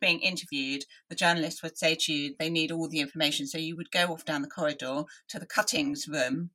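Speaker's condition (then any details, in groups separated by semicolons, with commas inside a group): Deafness; analog hearing aids in childhood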